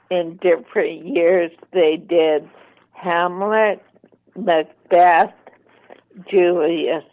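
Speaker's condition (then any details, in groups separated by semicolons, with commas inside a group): ALS, mild; voice slightly impaired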